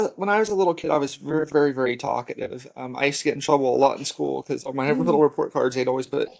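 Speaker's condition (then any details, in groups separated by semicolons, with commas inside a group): No condition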